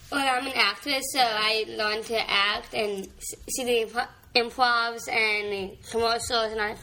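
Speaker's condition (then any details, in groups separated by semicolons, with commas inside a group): Down syndrome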